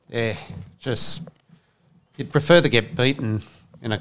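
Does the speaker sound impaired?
No.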